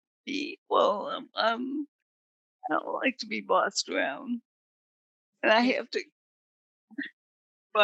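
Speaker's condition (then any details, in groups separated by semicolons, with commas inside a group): Multiple sclerosis; chronic progressive form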